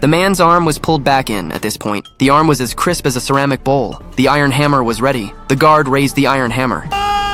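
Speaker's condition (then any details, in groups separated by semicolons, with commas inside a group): No condition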